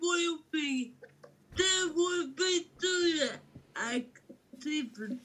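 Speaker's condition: Cerebral palsy; wheelchair user

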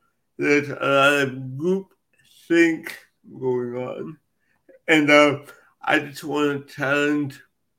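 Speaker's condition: Cerebral palsy; from birth

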